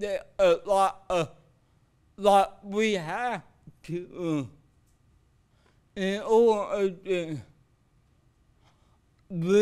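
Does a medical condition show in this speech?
Yes: cerebral palsy.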